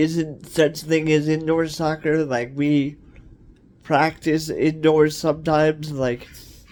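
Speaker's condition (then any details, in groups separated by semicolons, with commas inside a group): Cerebral palsy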